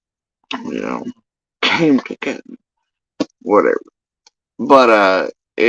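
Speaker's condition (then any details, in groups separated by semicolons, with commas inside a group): Facial paralysis after surgery; tongue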